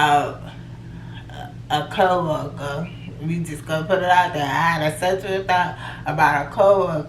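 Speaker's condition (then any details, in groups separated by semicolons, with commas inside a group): Cerebral palsy; from birth, left leg affected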